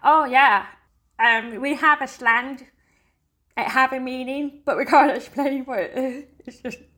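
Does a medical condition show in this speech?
Yes: deafness; dances by counting and following partner Giovanni's lead, not the music.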